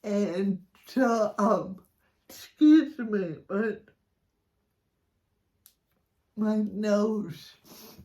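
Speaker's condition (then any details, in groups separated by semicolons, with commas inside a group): Cerebral palsy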